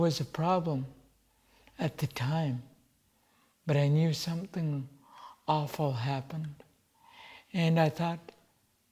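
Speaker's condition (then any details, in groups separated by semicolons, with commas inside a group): Cerebral palsy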